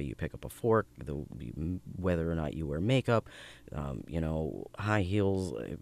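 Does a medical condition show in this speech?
No.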